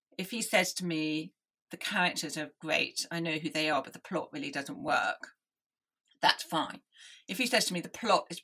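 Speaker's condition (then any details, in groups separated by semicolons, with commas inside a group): Deafness; hopeless and unwieldy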